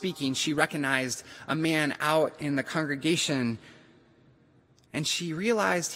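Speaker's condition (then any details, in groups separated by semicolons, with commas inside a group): No condition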